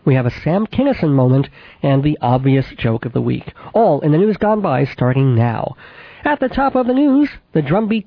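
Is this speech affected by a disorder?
Yes: cleft palate with lisp, mild; congenital cleft palate and cleft lip.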